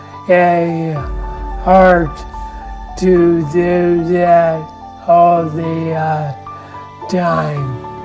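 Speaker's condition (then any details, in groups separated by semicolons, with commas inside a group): ALS; speech onset; losing clear speech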